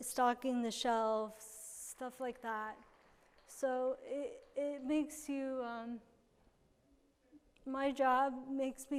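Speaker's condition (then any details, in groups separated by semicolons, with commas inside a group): Cerebral palsy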